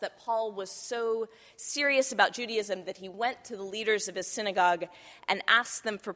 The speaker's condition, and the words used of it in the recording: No condition.